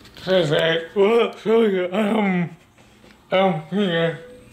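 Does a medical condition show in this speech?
Yes: cerebral palsy; speech disability.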